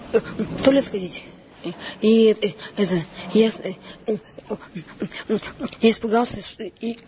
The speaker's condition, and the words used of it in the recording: Stuttering. А потом, когда я заикался, и они смеялись.